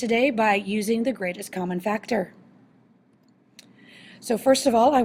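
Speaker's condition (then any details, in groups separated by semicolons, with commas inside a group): No condition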